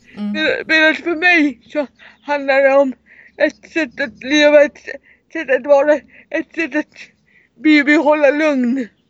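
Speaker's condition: Cerebral palsy, severe

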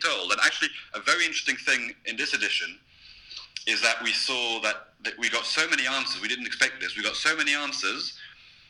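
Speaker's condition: No condition

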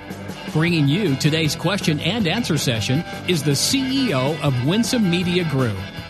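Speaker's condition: No condition

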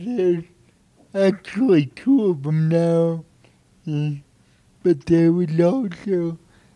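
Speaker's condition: Cerebral palsy; no medication

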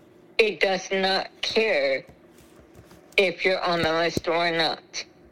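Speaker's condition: Spinal muscular atrophy; congenital, ventilator

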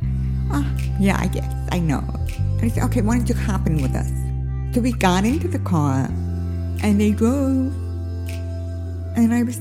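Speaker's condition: Deafness

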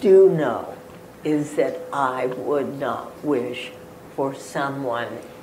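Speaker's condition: Spasmodic dysphonia; diagnosed 1998 at Johns Hopkins within 1 hour, 4 months unable to talk before, ALS, throat cancer suspected; could not talk for 4 months before diagnosis, injections allow continued radio broadcasting

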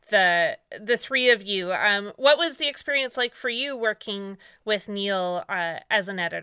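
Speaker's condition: No condition

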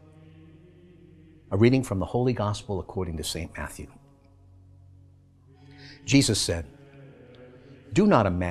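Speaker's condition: No condition

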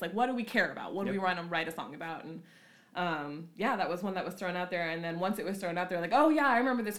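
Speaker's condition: No condition

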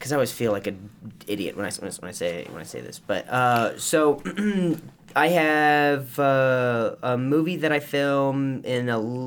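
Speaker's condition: Stutter, acquired after concussion; from softball injury with concussion a few years ago; talks differently since concussion; repeated sounds, blocks

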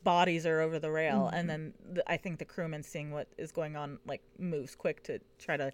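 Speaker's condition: No condition

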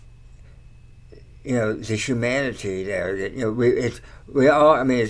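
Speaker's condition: Tongue cancer surgery; slight slur, talks okay

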